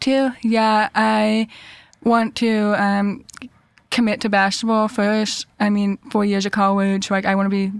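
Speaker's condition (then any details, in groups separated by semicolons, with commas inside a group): Deafness; hearing loss found second grade, had passed tests via cues, hearing aids third grade, cochlear implants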